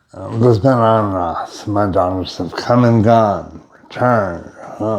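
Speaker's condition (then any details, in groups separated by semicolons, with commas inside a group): Brain injury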